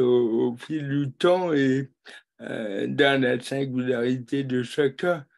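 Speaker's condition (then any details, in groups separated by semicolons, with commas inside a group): Cerebral palsy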